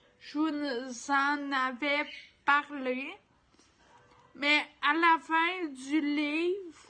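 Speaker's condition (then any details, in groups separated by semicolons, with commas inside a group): Ataxia; degenerative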